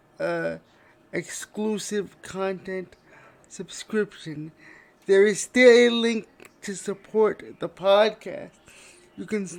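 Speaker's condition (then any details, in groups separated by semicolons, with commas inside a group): Cerebral palsy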